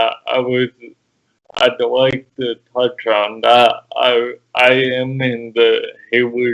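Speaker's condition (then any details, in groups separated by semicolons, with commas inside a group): Cerebral palsy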